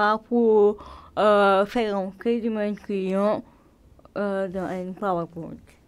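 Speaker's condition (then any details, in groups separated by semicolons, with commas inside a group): Cerebral palsy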